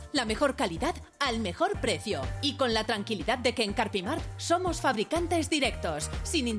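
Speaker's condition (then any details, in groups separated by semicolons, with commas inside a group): No condition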